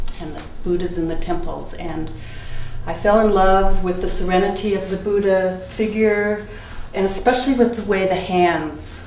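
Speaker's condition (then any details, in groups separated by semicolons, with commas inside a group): No condition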